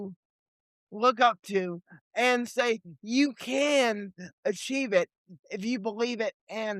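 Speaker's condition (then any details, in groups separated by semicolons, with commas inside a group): Cerebral palsy; lifelong wheelchair user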